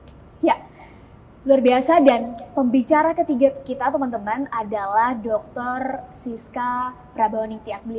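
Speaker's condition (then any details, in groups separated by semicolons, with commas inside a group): No condition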